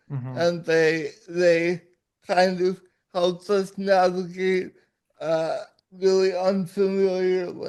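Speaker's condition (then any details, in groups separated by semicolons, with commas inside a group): Cerebral palsy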